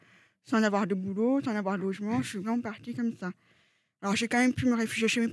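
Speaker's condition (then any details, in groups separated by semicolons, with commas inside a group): Profound congenital deafness, profound, from birth; speech heard by others as foreign accent, difficulty with foreign languages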